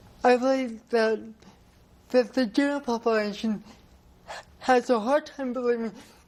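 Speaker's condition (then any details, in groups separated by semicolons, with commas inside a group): Cerebral palsy; from birth, developmental disability; talking impacted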